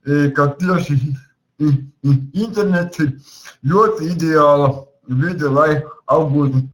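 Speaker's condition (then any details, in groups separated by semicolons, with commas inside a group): Cerebral palsy; since birth; speech not very clear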